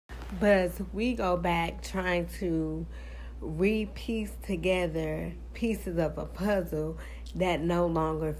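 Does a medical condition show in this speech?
Yes: cerebral palsy, spastic.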